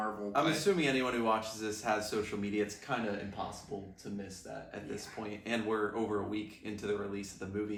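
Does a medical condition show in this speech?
No.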